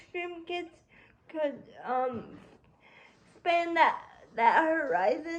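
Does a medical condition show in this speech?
Yes: cerebral palsy; spastic quadriplegia.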